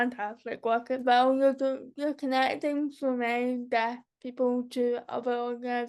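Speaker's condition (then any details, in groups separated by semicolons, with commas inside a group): Cerebral palsy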